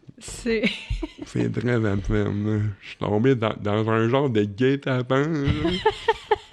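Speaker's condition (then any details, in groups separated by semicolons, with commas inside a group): Cerebral palsy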